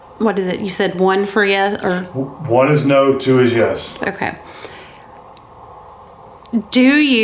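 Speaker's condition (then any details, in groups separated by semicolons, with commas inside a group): No condition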